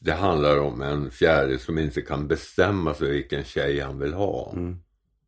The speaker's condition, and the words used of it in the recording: Tongue cancer surgery. Eh, jag har halv tunga eh, efter en cancer, säger jag.